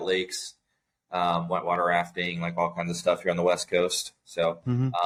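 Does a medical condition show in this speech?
No.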